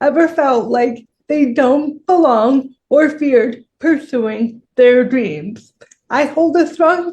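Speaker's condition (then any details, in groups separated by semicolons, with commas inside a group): Cerebral palsy; severe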